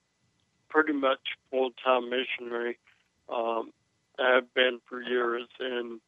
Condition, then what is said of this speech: ALS (motor neuron disease). I have been diagnosed with ALS. It's affecting my speech.